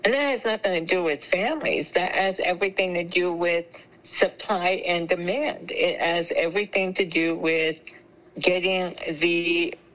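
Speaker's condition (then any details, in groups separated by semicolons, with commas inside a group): Spinal muscular atrophy; congenital, ventilator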